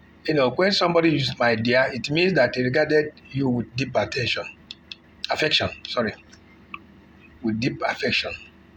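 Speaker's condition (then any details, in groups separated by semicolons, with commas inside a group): No condition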